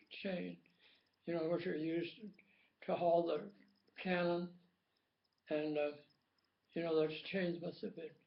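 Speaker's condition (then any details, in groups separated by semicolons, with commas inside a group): Tongue cancer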